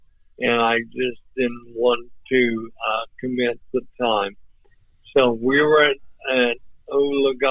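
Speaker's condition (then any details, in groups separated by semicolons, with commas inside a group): ALS; voice off but clear and understandable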